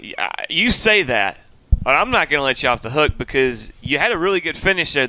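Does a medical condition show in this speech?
No.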